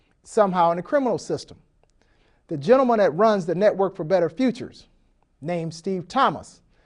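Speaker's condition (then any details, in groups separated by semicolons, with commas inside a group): No condition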